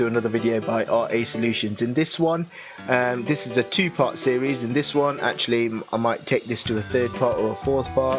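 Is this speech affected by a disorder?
No.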